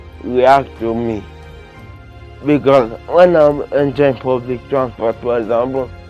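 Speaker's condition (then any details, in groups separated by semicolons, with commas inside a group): Cerebral palsy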